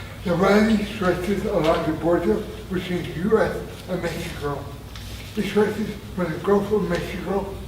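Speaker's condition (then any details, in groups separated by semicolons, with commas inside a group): Traumatic brain injury; near-fatal injury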